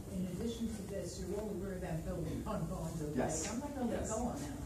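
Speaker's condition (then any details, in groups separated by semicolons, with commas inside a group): No condition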